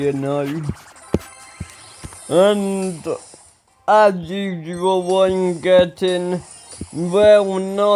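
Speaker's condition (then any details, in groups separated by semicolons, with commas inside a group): Ataxia; speech recently worse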